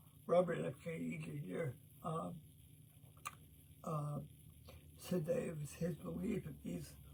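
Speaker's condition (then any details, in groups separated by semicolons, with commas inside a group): Cerebral palsy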